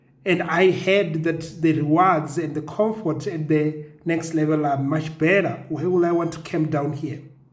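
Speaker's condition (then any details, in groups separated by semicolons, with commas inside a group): No condition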